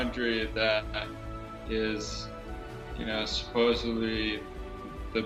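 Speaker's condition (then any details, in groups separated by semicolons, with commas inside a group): ALS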